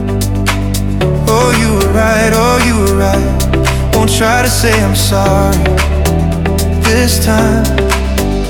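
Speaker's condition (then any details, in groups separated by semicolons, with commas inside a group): No condition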